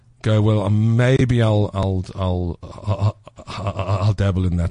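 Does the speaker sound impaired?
Yes: stutter; stutter since childhood, bad in youth, shy, feared speaking e.g. ordering in restaurants; stutter still present in adulthood, no longer feared or a handicap; noticeably slows speech, worse under stress, less when relaxed; here repeated words, prolonged sounds.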